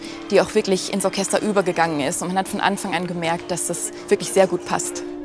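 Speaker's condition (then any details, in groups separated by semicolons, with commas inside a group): No condition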